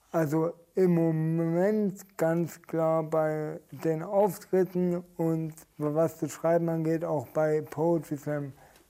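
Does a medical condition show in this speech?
Yes: stuttering; stuttering symptoms, also present during stage performances; here repeated sounds, prolonged sounds, blocks.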